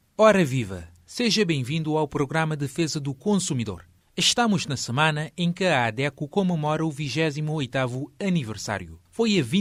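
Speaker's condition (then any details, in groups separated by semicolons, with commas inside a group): No condition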